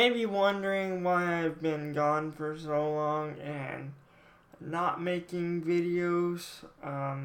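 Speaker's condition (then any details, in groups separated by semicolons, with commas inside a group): Cerebral palsy, mild; speech sometimes affected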